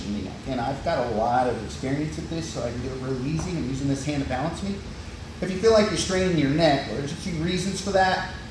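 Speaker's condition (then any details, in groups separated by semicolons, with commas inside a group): No condition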